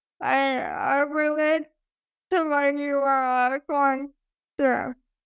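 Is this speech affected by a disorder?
Yes: ALS; sporadic form, cause unknown.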